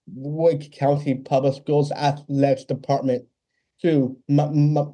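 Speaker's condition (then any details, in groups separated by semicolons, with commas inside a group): Down syndrome; congenital, lifelong; age 26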